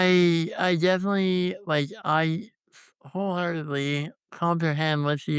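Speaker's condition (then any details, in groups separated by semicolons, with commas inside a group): Congenital muscular dystrophy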